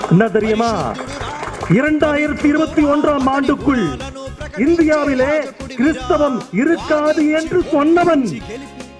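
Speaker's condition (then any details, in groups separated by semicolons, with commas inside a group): No condition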